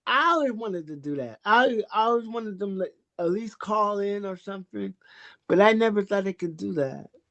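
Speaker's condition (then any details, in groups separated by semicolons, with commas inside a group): Cerebral palsy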